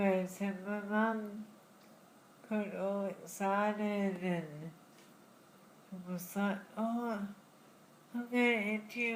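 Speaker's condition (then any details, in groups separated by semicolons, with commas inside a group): Friedreich's ataxia; diagnosed in childhood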